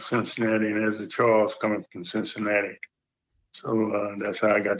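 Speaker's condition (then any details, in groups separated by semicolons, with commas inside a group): Parkinson's; age 70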